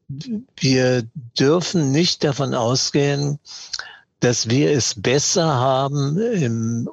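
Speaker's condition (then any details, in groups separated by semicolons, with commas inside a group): Parkinson's disease; diagnosed 2016 around age 75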